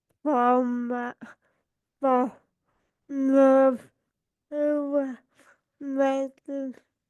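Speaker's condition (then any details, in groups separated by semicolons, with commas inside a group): Cerebral palsy; from birth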